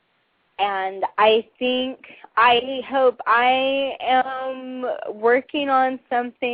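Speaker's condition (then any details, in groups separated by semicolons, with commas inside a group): Cerebral palsy; stutters from speech muscle spasms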